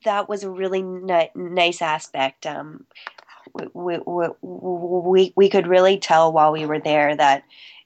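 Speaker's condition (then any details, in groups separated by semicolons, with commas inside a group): Stuttering; covert since childhood, immediate onset soon after starting to talk, school therapy from kindergarten, private therapist; formerly word switching and avoiding, held back stutters, pushed words out, appeared out of breath; repeated sounds, repeated words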